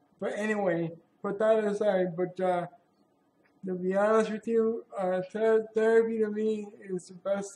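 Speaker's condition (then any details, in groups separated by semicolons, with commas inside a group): Cerebral palsy; sometimes hard to speak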